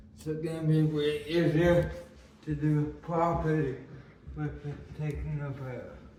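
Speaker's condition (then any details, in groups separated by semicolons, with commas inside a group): Cerebral palsy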